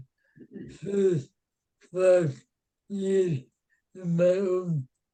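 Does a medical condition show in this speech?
Yes: cerebral palsy.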